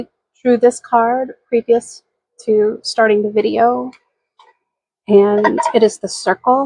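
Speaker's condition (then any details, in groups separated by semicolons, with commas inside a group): No condition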